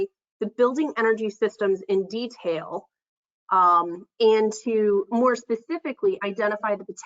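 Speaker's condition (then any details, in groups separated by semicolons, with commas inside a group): No condition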